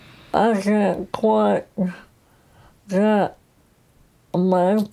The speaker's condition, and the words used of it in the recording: ALS (motor neuron disease). And if you spend enough time with me, you'll understand my words.